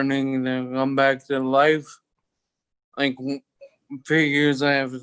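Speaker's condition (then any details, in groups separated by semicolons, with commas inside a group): Toxic leukoencephalopathy, locked-in syndrome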